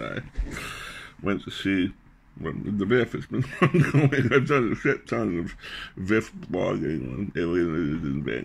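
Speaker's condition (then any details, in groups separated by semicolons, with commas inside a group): Glossectomy with reconstructed tongue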